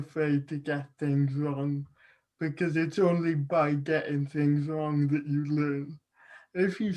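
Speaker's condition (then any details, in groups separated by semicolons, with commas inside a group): Cerebral palsy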